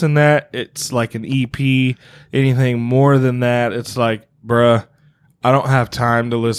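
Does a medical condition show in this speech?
No.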